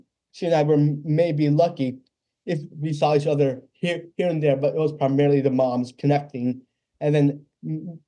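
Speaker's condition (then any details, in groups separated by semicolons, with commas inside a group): Down syndrome; congenital, lifelong; age 26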